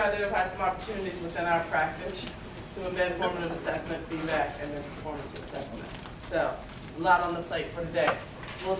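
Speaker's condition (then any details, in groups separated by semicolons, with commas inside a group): No condition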